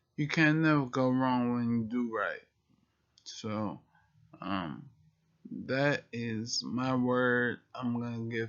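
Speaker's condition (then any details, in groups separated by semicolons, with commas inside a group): Multiple sclerosis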